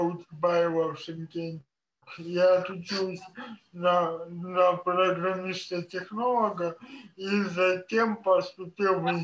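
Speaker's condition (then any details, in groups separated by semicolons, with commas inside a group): Cerebral palsy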